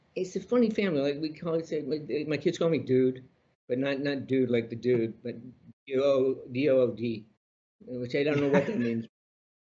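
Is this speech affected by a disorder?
Yes: Parkinson's disease; diagnosed about 30 years ago, benign spinal tumor, 6-hour surgery at Johns Hopkins, relearned walking.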